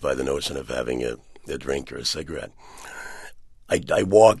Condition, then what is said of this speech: Laryngectomy. I had a trach for a very long time, but my voice has improved.